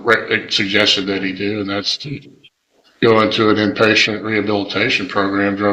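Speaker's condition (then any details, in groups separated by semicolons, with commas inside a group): No condition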